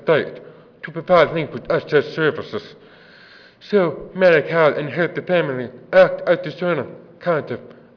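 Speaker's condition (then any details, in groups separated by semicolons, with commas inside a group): Deafness; deaf accent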